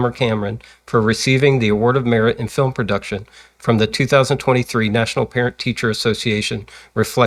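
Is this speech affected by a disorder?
No.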